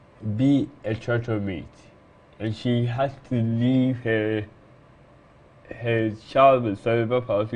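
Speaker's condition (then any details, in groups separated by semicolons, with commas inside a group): Cerebral palsy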